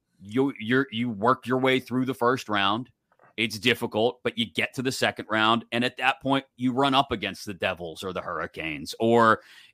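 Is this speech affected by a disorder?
No.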